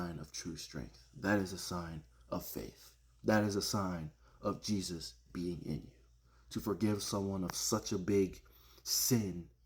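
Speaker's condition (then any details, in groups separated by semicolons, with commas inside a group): No condition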